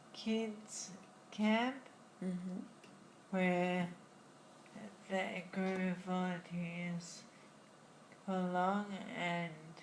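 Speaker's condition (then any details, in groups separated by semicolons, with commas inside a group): Friedreich's ataxia; diagnosed in childhood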